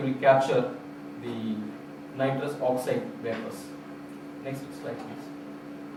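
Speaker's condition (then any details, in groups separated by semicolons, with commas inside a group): No condition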